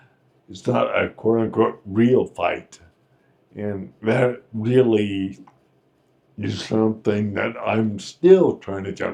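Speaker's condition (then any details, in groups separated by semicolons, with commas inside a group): Friedreich's ataxia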